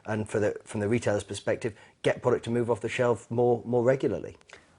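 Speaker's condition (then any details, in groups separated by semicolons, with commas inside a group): No condition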